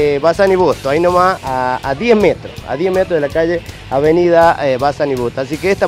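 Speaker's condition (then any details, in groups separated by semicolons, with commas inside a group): No condition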